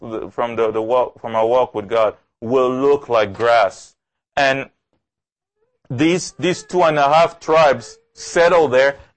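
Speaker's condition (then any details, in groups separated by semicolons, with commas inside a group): No condition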